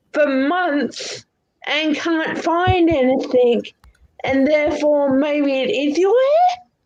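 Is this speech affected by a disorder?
Yes: cerebral palsy.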